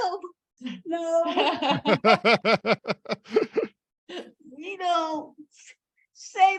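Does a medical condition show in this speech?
Yes: cerebral palsy; from birth, 42 surgeries.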